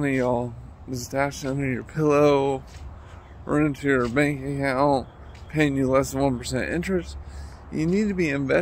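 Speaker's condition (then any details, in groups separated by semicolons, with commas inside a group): Traumatic brain injury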